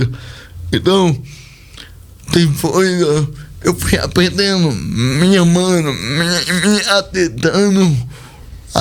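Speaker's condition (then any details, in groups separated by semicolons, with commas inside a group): Cerebral palsy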